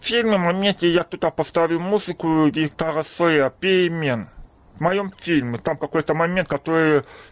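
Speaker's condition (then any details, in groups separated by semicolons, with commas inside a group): Deafness; congenital deafness, since birth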